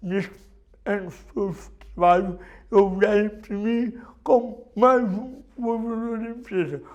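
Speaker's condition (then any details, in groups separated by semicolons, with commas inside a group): Cerebral palsy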